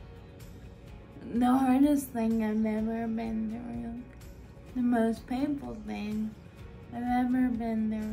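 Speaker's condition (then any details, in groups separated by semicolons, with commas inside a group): Friedreich's ataxia; progressive neuromuscular disability, scoliosis, spine surgery at 15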